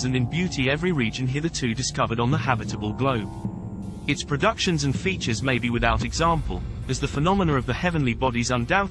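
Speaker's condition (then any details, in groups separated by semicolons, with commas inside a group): No condition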